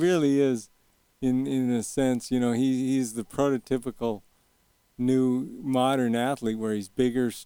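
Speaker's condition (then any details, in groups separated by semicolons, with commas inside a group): Young onset Parkinson's disease; young onset at age 40, shaky, Medtronic deep brain stimulation device, two 3-inch brain probes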